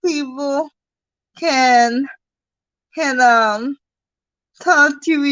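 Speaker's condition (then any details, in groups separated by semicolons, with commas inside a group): Cerebral palsy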